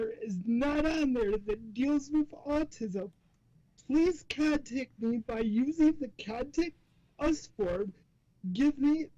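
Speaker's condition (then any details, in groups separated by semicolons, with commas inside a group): Cerebral palsy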